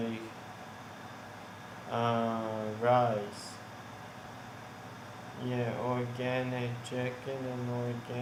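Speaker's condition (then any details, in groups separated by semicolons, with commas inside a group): Tongue cancer surgery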